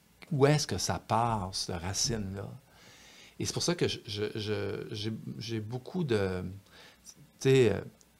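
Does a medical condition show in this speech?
Yes: stuttering; hereditary stuttering since before birth, grandparents and uncles stuttered on both sides, not from mother's death; stuttering barely noticeable, microphone helps him feel at ease; tongue slips, exaggerates words, little stuttering heard; here repeated sounds.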